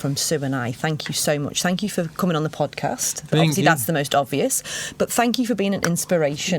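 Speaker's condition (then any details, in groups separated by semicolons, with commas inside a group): No condition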